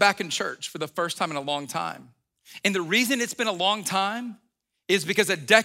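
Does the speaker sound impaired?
No.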